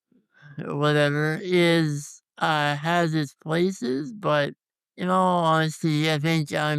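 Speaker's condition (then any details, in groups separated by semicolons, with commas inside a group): Congenital muscular dystrophy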